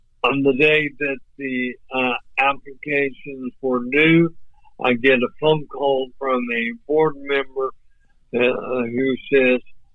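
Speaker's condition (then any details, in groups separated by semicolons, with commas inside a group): ALS; voice off but clear and understandable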